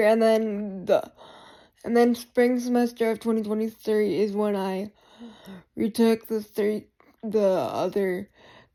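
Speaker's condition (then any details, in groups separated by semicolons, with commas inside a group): Cerebral palsy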